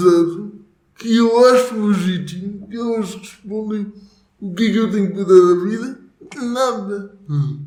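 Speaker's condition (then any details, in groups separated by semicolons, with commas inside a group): Cerebral palsy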